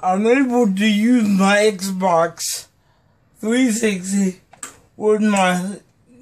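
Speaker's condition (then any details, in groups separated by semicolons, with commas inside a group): Cerebral palsy; may be hard to understand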